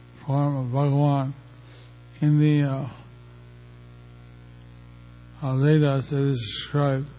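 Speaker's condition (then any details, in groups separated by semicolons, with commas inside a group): Stroke; stroke a little over a year ago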